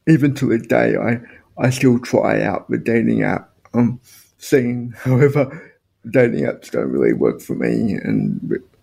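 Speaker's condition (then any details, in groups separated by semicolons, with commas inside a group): Spastic quadriplegic cerebral palsy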